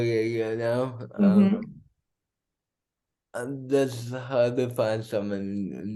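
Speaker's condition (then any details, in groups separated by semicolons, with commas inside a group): Cerebral palsy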